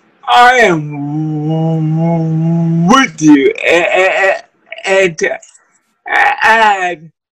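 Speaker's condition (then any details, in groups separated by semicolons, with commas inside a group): Cerebral palsy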